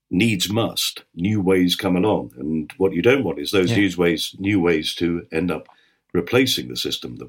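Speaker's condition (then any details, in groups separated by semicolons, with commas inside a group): No condition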